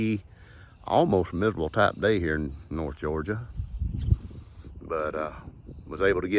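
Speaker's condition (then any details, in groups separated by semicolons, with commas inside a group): No condition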